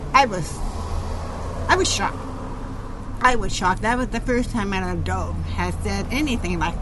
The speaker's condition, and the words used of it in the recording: Deafness. Maybe these parents thought that because my voice sounded different, I